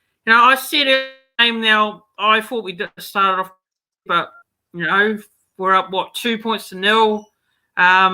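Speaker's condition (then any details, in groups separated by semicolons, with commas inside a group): No condition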